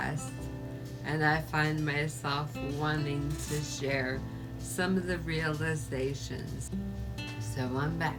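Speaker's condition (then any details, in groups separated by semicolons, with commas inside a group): ALS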